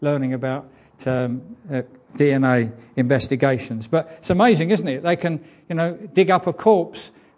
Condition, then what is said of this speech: No condition.